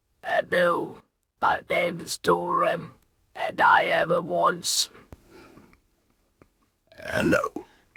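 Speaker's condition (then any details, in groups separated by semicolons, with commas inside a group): Laryngectomy, oesophageal; esophageal speech, electrolarynx, tracheoesophageal puncture voice prosthesis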